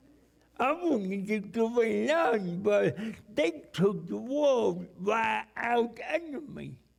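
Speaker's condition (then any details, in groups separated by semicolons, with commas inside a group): Cerebral palsy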